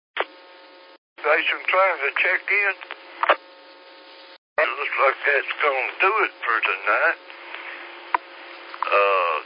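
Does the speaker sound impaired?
Yes: slurred speech; stroke 3 years ago.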